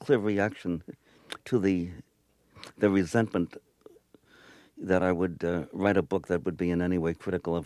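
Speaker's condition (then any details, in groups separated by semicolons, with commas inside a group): Stutter; stutter on and off through life; repeated words, blocks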